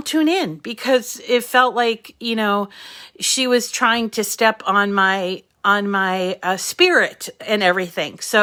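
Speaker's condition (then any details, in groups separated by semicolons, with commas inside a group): No condition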